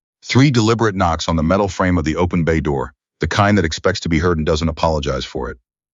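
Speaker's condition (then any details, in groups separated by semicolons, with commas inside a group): No condition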